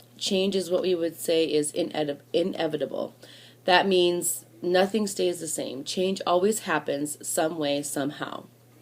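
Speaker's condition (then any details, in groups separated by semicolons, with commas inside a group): No condition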